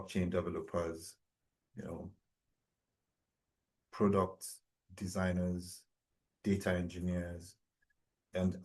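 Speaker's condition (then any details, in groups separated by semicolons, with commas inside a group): No condition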